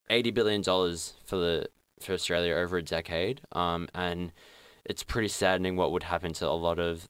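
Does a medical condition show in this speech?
No.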